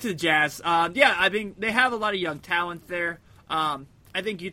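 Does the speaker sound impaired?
No.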